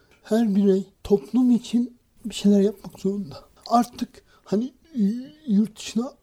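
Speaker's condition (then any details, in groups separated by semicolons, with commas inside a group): Cerebral palsy; no speech until age 6, school speech difficulty, reading not fluent, practised reading aloud before mirror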